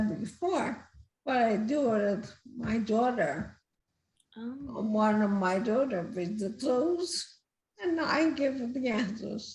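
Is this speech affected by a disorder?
Yes: multiple system atrophy; weakened speaking.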